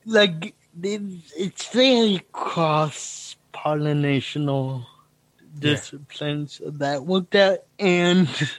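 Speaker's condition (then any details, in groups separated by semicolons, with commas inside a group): Cerebral palsy; speaking time predictable on stage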